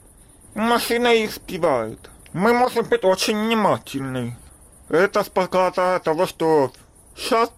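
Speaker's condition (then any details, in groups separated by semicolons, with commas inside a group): Deafness; congenital deafness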